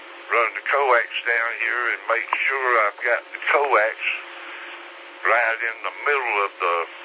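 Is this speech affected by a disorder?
Yes: slurred speech; stroke 3 years ago, takes 17 different medications.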